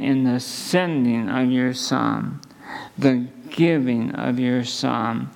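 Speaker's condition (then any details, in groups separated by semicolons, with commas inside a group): ALS; at least a couple of months since diagnosis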